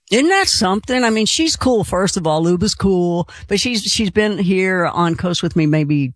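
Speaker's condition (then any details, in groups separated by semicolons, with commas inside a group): No condition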